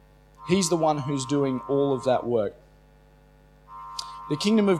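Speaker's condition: No condition

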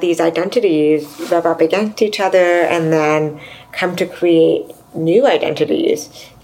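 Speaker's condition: Deafness, severe to profound; implant worse ear 34

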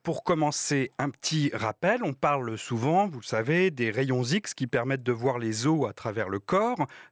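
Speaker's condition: No condition

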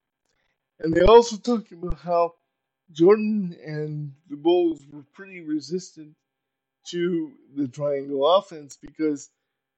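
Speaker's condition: Cerebral palsy; very little fine motor skill

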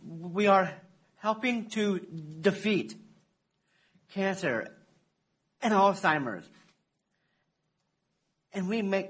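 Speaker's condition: Down syndrome; recorded testimony to Congress, played as soundbite

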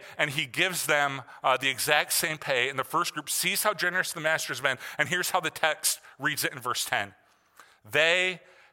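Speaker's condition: No condition

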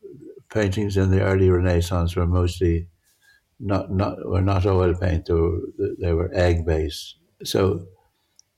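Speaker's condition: Parkinson's; altered visual perception

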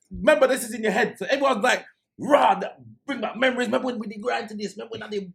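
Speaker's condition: No condition

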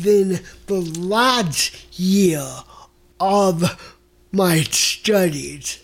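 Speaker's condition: Mild cerebral palsy; stiffens in cold

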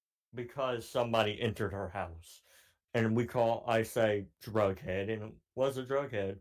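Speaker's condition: Cleft palate; cleft palate since childhood

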